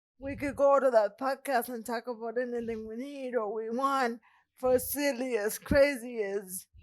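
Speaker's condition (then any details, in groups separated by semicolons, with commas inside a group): Cerebral palsy; present from birth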